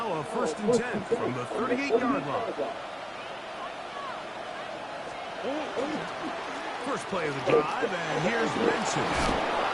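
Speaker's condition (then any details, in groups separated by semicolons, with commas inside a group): No condition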